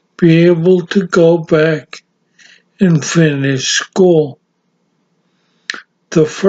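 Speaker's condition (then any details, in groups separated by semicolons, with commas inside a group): Severe brain injury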